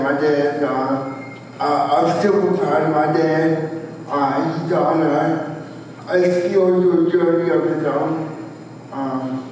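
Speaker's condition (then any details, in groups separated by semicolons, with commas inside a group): Cerebral palsy, spastic quadriplegia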